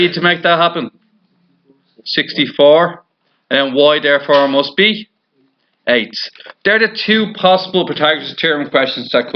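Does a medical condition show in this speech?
No.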